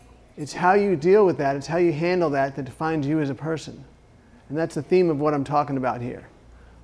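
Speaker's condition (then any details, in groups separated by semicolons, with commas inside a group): Parkinson's disease; left foot dystonia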